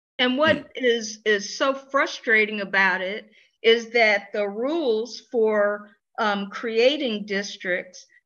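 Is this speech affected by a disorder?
No.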